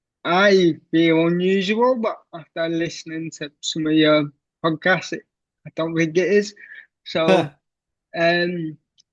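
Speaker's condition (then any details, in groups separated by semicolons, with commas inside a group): Cerebral palsy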